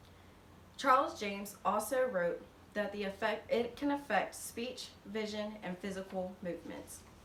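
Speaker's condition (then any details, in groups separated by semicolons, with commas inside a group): No condition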